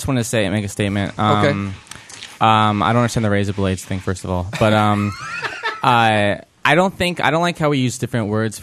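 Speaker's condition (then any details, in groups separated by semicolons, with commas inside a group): No condition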